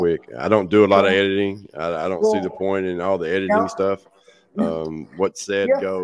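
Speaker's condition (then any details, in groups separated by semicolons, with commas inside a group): No condition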